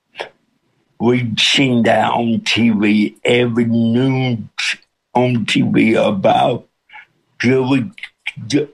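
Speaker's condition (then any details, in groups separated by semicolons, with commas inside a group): Cerebral palsy with speech impediment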